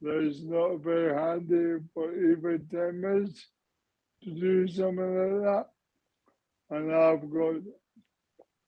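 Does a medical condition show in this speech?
Yes: ALS / motor neurone disease; terminal, whole body affected, muscle wastage.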